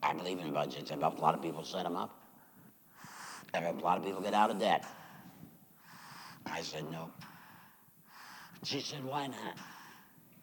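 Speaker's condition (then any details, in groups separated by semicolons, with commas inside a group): Laryngectomy; says used to serve God with voice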